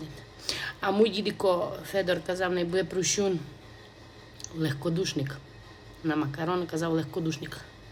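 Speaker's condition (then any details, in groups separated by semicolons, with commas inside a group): No condition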